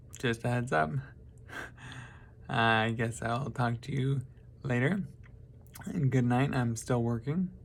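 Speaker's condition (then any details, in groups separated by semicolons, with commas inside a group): Traumatic brain injury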